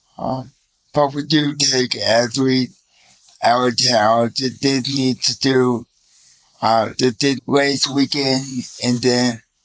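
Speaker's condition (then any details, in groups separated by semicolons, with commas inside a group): Cerebral palsy; from birth, spastic quadriplegia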